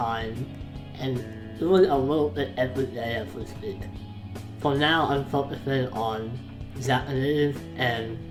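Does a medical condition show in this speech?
Yes: facial palsy.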